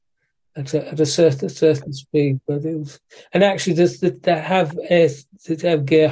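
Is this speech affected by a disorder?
Yes: Parkinson's disease; exercise training with physiotherapist after moving back to UK.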